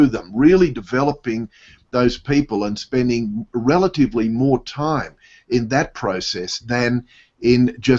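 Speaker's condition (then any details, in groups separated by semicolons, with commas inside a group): No condition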